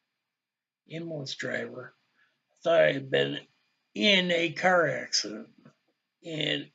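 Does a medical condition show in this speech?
Yes: ataxia; balance and speech deficit.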